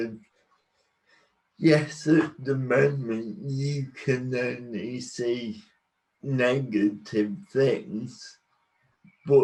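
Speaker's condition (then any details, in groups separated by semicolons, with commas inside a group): Cerebral palsy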